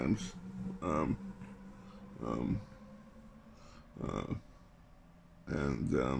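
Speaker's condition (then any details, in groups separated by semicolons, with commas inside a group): Glossectomy with reconstructed tongue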